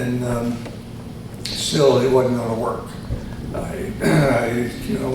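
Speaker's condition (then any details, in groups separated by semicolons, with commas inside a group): Tongue cancer surgery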